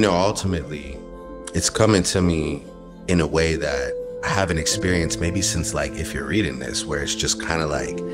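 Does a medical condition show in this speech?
No.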